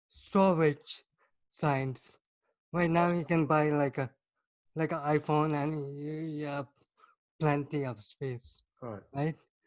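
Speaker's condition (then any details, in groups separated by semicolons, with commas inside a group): Cerebral palsy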